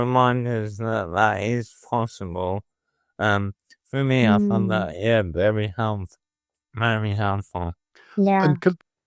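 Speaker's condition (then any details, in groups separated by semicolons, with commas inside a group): Motor neuron disease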